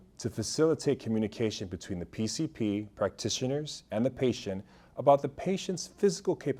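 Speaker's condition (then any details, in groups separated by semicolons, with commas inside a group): No condition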